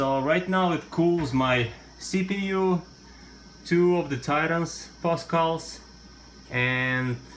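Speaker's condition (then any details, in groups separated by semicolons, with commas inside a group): No condition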